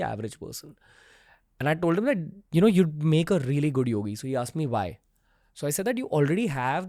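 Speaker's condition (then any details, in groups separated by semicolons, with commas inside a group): No condition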